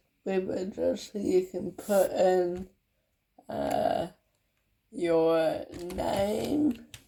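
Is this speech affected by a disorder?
Yes: cerebral palsy.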